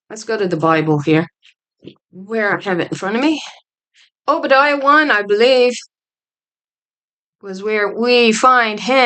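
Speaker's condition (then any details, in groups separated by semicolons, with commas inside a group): No condition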